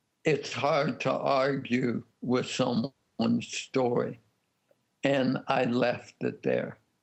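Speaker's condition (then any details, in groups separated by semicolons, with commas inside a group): ALS; degenerative; diagnosed 11 years ago; losing voice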